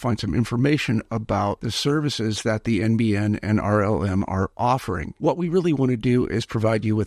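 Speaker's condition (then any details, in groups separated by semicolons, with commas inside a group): No condition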